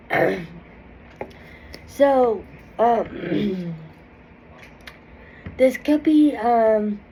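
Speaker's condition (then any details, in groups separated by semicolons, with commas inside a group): Cerebral palsy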